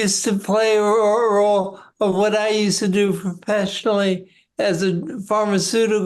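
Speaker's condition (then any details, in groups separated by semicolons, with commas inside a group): Parkinson's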